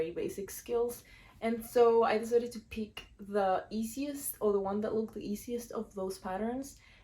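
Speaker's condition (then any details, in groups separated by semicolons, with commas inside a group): No condition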